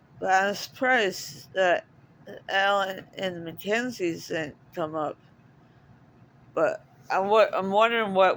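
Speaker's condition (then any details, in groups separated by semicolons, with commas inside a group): Cerebral palsy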